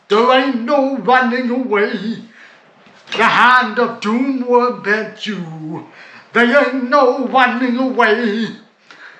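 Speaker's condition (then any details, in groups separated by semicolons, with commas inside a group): Cerebral palsy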